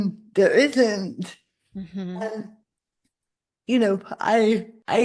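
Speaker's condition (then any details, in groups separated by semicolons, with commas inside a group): Cerebral palsy; spasticity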